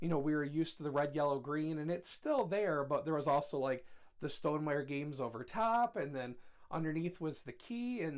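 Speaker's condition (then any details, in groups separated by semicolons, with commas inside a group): No condition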